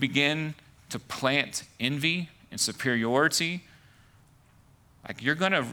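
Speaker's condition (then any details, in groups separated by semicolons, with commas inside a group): No condition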